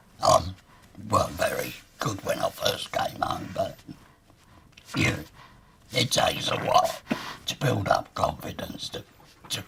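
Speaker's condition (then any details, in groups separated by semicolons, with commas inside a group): Head and neck cancer; after treatment; swallowing problems when eating, still not right weeks later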